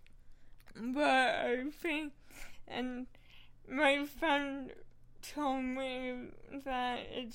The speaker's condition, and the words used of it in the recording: Cerebral palsy. And then my speech therapist and I just keep going over and over